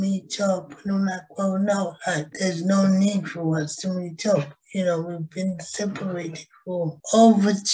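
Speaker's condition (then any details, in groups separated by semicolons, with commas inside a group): Cerebral palsy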